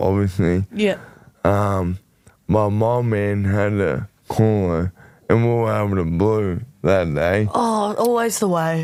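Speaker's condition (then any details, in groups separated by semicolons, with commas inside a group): Motor neurone disease; voice became very nasal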